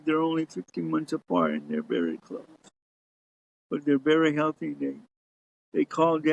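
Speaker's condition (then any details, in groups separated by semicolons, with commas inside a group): Cerebral palsy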